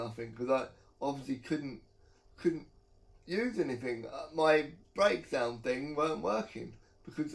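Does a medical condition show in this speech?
Yes: cerebral palsy; quadriplegia, use of one hand, wheelchair user.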